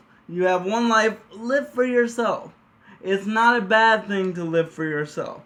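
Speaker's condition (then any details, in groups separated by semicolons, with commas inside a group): Cerebral palsy; speech somewhat affected, occasional slurring, mostly controlled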